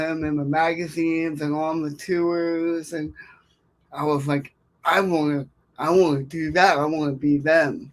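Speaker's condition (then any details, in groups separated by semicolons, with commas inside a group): Cerebral palsy; affects speech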